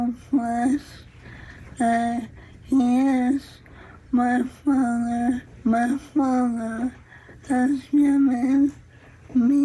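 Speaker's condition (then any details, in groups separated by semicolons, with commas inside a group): ALS; still able to speak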